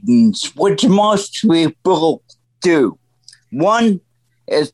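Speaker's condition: Stroke; voice altered since stroke, lasting effect

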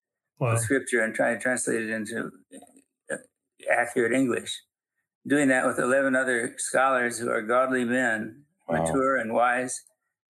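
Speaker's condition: Parkinson's; still teaching and speaking publicly

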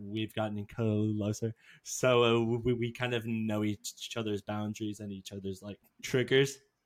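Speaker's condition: Stuttering; varies day to day with bad talking days, called not a disability but annoying; massive pauses, little breaks in speech; repeated sounds, prolonged sounds

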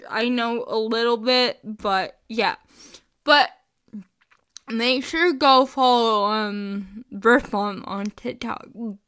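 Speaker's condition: Cerebral palsy; recent health issues

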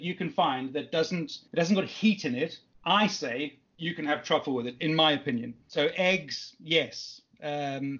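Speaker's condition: No condition

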